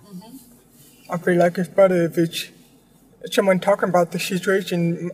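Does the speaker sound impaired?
Yes: deafblindness; retinoblastoma from birth, eyes removed, prosthetic eyes, worsening hearing loss from age one, cause unknown; no early speech, speech pathologist Vicky, felt lips and throat, speaking at seven, initially unclear.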